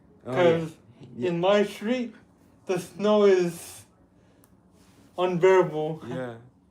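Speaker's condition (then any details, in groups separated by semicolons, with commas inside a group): Cerebral palsy; with developmental delay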